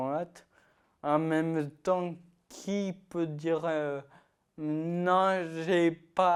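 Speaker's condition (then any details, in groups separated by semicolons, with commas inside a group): Ataxia-telangiectasia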